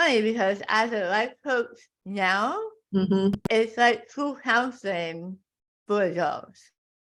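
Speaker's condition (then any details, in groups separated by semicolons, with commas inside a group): Tongue cancer; stage four tongue carcinoma, half tongue removed; one year post surgery, radiation and chemotherapy; voice changed and abnormal, tracheotomy affected speech, past feeding tube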